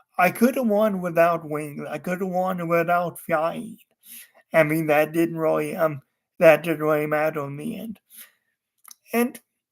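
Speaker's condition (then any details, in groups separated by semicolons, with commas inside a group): Cerebral palsy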